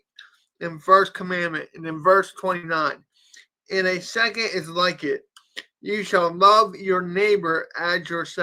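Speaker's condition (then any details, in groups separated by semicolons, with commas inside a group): Cerebral palsy; from birth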